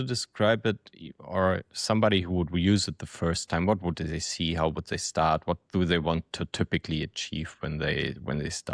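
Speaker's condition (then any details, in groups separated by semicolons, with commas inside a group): No condition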